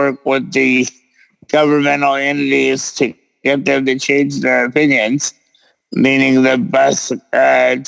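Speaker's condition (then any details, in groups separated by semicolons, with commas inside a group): Cerebral palsy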